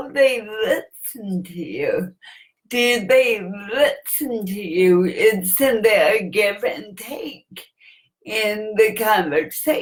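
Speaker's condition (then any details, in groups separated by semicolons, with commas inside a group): Cerebral palsy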